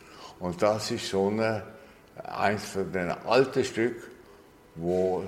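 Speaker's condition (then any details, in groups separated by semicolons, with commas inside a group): Stroke; stroke after a broken leg, aged 83; recovering, generally much better, rebuilding lost language skills, returning slowly; sometimes speaks a bit slowly, lost some learned local West African languages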